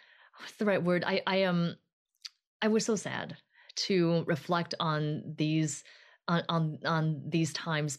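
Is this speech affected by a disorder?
Yes: stuttering; covert stuttering since childhood, disfluency mostly hidden, help sought in mid-20s as medical student; identifies as person who stutters; before treatment anticipated words two sentences ahead, substituted feared words, avoided saying own name; here prolonged sounds, blocks.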